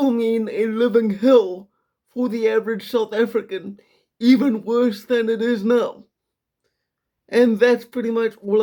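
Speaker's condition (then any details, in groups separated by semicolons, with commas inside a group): Quadriplegic cerebral palsy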